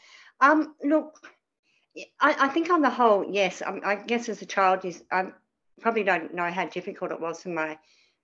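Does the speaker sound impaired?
Yes: cleft palate; cleft palate from birth, many surgeries, dental services; spoke differently as child, lots of childhood speech therapy, c for communication skills in primary school.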